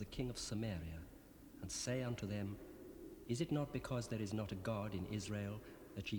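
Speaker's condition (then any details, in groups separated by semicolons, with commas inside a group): No condition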